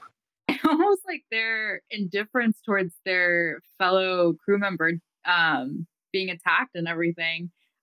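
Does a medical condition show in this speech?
No.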